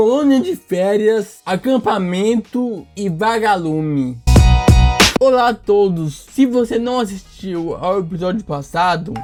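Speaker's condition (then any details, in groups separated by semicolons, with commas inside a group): Cerebral palsy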